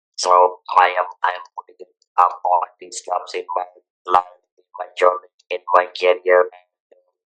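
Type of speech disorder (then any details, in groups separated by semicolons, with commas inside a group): Electrolarynx speech; throat cancer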